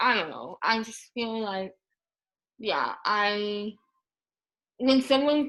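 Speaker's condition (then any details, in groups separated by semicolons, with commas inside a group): Moebius syndrome; paralyzed tongue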